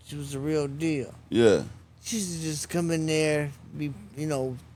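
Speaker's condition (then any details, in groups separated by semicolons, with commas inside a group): Traumatic brain injury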